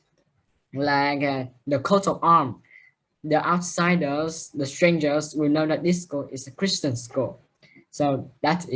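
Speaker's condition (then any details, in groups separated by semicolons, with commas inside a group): No condition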